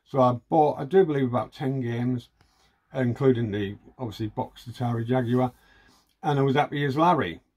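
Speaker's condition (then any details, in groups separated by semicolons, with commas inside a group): No condition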